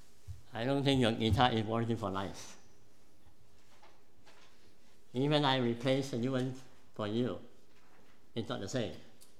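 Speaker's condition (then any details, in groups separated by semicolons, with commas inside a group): Cleft palate; congenital cleft palate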